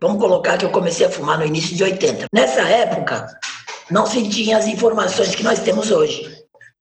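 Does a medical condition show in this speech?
Yes: laryngectomy for laryngeal cancer, total laryngectomy with voice prosthesis; laryngeal cancer surgery at 41, vocal cords removed, tracheostomy, likely smoking cause, neck voice prosthesis; speaks through neck voice prosthesis, pauses breathing and presses it to speak; no voice after surgery, not understood before prosthesis, hoarse different timbre, occludes prosthesis to speak.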